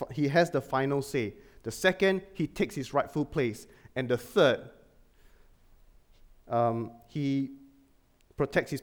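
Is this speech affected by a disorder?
No.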